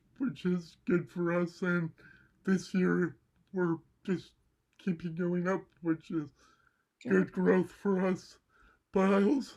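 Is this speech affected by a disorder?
Yes: cerebral palsy; mild left side.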